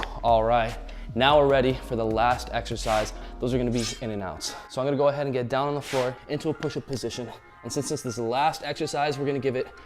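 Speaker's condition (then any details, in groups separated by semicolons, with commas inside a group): No condition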